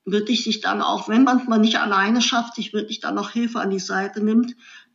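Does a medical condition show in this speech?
Yes: cleft lip and palate; after accident five months tube feeding, saliva swallowing not allowed, later esophagus surgery.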